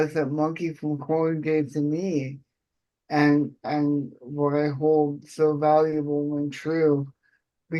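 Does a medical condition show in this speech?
Yes: cerebral palsy.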